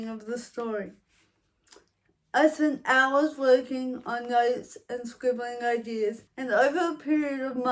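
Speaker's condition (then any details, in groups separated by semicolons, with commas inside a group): Cerebral palsy, mild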